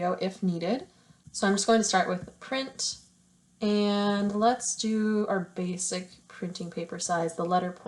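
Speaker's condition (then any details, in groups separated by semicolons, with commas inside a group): No condition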